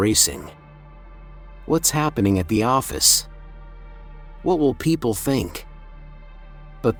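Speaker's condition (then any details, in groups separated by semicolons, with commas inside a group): No condition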